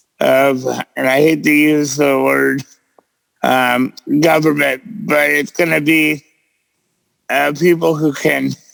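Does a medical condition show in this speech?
Yes: cerebral palsy; present since birth.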